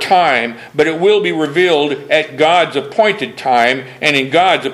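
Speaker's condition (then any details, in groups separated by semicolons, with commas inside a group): No condition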